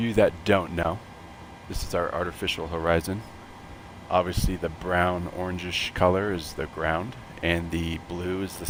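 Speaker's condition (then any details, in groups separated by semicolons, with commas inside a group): No condition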